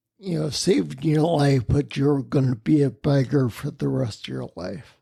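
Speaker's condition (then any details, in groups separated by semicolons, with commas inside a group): Spinocerebellar ataxia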